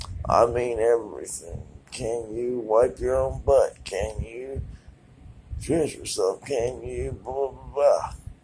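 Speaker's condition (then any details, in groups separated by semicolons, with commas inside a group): Cerebral palsy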